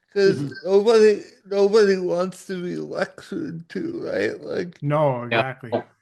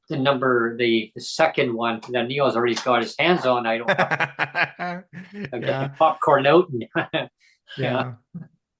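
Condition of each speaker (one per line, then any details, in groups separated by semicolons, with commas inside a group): Cerebral palsy
No condition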